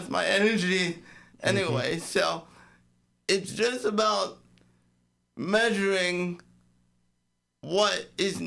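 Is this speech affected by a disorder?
Yes: cerebral palsy.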